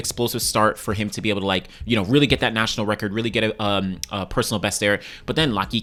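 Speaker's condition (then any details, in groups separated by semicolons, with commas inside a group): No condition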